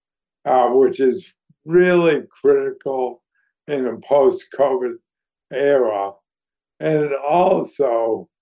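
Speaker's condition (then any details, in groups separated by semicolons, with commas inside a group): ALS; declining health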